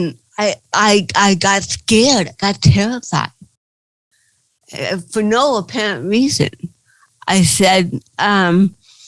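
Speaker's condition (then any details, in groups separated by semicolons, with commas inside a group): Cerebral palsy; from birth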